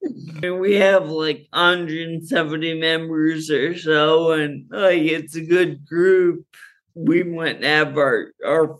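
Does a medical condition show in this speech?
Yes: Friedreich's ataxia; genetic neuromuscular condition, present from birth, normal childhood, slowly worsening, diagnosed in college.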